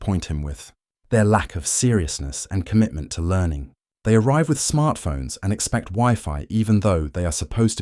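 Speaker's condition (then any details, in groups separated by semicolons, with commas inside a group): No condition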